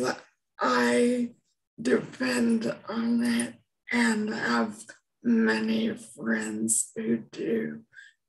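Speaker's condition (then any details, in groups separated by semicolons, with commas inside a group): Episodic dysarthria, electrical injury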